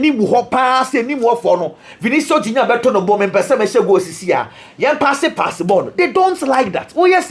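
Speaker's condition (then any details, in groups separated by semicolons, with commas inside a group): No condition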